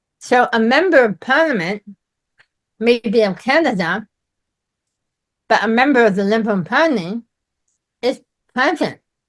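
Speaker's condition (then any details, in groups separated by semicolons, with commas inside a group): Myasthenia gravis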